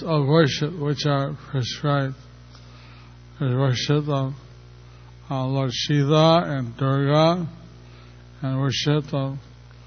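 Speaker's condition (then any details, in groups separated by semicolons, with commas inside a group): Stroke; unsure listeners understand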